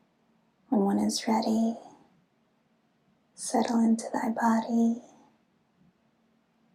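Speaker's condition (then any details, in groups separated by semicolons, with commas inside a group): No condition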